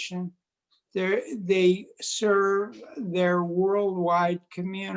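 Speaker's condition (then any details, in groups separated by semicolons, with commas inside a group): Multiple sclerosis; quadriplegic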